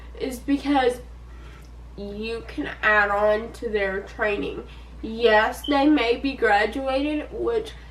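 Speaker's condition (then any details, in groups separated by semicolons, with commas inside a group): Cerebral palsy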